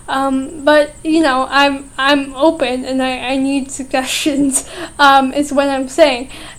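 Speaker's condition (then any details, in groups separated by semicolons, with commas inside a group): Cerebral palsy, mild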